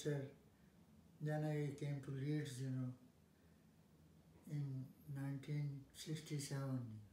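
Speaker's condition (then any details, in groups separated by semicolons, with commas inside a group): Parkinson's disease; high-dose thiamine, mucuna for L-dopa, no carbidopa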